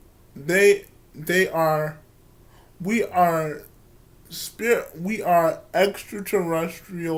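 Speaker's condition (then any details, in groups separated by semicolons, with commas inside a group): Cerebral palsy; from birth, wheelchair user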